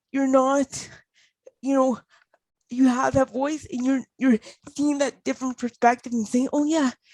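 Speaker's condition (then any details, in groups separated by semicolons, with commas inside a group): Cerebral palsy; mainly fine motor and speech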